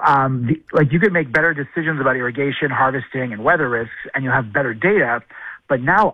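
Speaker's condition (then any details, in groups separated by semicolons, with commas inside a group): No condition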